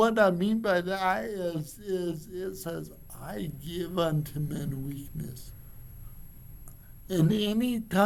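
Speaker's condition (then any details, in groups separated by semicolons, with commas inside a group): Cerebral palsy; from birth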